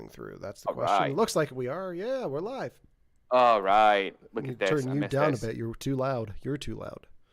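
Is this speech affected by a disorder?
No.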